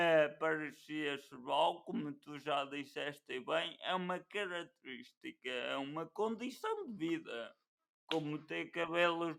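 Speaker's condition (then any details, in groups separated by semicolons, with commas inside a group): Cerebral palsy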